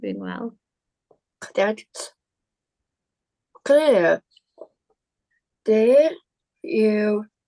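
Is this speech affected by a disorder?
Yes: Down syndrome.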